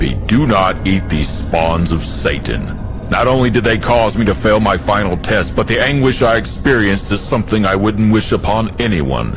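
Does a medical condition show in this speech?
No.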